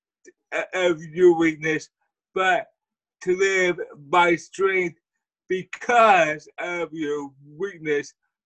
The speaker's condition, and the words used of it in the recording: Cerebral palsy. I am in a wheelchair, cerebral palsy, speech impediment, but, but, but he compares everyone to how tall I am, to how strong I am.